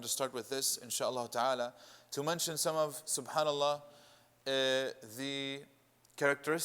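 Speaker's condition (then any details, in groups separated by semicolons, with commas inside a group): No condition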